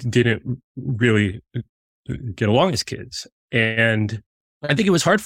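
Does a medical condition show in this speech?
Yes: stutter; still stutters as adult; stutters visibly and audibly; here prolonged sounds, blocks.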